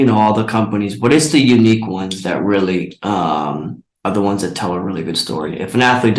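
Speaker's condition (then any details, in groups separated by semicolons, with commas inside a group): No condition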